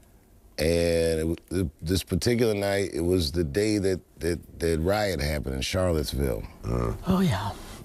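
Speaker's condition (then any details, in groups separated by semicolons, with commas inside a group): No condition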